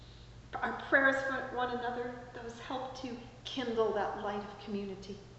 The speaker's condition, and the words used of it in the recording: None; typical speech.